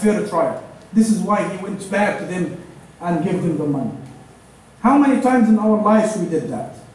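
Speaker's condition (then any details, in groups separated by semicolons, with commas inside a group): No condition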